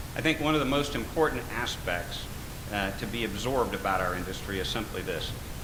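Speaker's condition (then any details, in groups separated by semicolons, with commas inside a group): No condition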